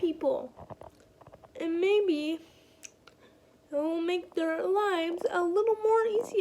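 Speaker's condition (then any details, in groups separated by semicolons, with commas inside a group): Cerebral palsy; spastic, uses wheelchair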